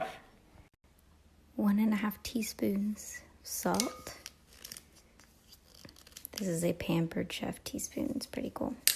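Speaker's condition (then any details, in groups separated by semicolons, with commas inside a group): No condition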